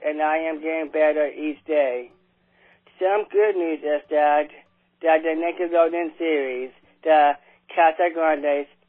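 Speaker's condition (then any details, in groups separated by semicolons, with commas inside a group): Down syndrome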